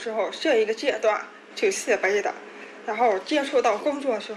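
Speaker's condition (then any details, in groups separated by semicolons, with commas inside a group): Hearing impairment; hearing loss from childhood accident, completed rehabilitation training; learned speech through daily drills, parents speaking from behind, words repeated hundreds of times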